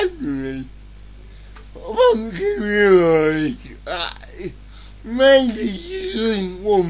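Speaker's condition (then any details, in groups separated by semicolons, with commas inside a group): Cerebral palsy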